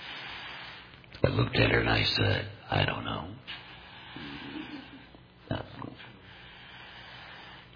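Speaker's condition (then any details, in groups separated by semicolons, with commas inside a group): Total laryngectomy, complete laryngectomy, voice prosthesis; complete laryngectomy for larynx cancer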